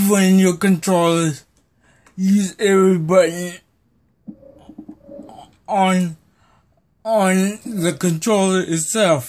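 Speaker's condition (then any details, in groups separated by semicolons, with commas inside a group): Cerebral palsy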